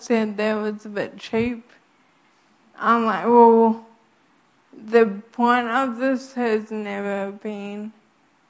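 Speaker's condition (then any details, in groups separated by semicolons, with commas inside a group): Friedreich's ataxia; cannot speak if quiet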